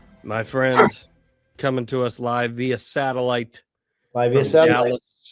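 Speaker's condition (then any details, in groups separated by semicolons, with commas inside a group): No condition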